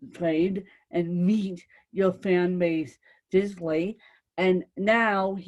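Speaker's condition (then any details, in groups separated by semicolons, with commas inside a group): Cerebral palsy, mixed, moderate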